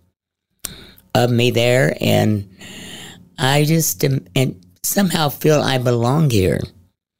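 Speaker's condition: Head and neck cancer; stage 4 cancer into voice box from acid reflux, 36 throat radiations, chemotherapy at Gunderson; tumor gone, radiation damage to airway, possible future tracheotomy, daily breathing exercises; voice a little scratchy, never needed shots to swallow during chemotherapy

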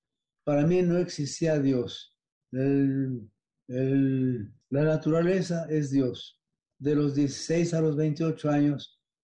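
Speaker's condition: Parkinson's disease; body rigidity

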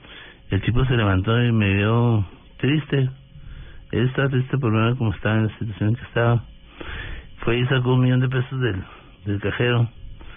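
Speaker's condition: Parkinson's disease; neurologist-prescribed walking

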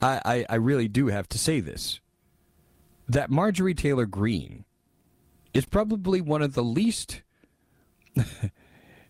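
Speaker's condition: No condition

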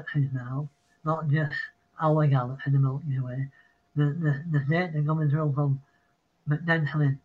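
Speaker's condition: Parkinson's; apologizes mid-sentence

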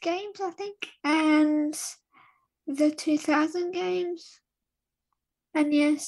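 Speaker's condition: Cerebral palsy, spastic dystonic quadriplegia

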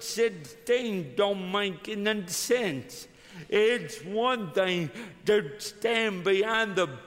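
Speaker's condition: Cerebral palsy; walks with a limp, shaky body, physical challenges, severe limitations; speech impediment, talks funny, distinctive rhythm of delivery, understandable once listener adjusts

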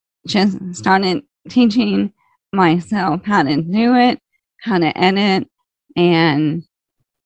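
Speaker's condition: ALS, slow progressing

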